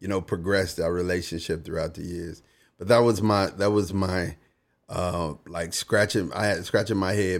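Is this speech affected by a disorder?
No.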